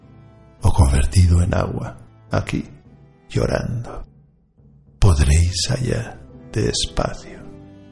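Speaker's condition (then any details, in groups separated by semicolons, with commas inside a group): No condition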